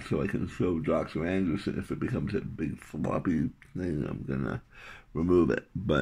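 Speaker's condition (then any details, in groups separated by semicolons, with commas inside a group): Tongue cancer surgery; tongue cancer surgery, skin graft to tongue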